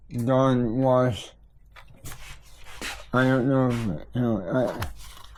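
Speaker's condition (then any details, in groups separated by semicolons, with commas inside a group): Cerebral palsy; tends to mess up words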